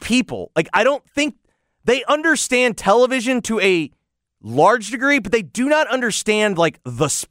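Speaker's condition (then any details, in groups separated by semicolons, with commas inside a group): No condition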